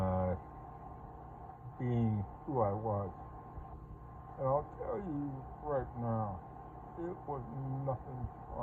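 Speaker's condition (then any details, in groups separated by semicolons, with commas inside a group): Parkinson's; speech impediment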